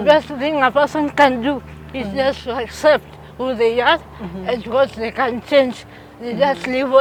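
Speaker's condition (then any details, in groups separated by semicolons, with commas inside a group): Cerebral palsy; from birth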